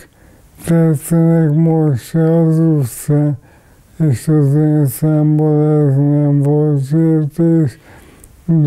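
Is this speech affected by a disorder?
Yes: ALS.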